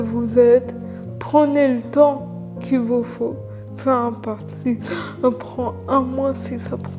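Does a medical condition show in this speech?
Yes: cerebral palsy; from birth, uses wheelchair.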